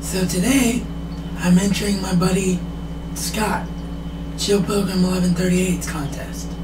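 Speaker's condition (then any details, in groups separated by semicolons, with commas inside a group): Cerebral palsy; wheelchair bound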